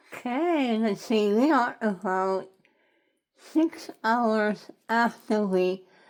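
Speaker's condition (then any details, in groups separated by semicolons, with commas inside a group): Head and neck cancer; tracheostomy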